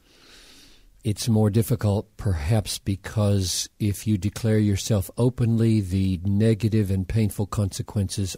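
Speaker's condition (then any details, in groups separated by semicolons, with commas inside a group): No condition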